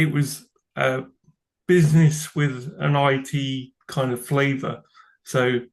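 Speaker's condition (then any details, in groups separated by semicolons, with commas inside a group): Cerebral palsy; from birth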